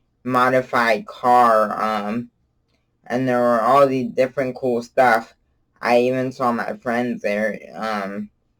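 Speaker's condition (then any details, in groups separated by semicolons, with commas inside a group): Cerebral palsy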